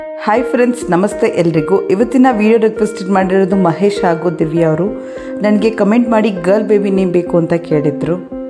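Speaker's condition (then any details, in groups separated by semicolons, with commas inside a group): No condition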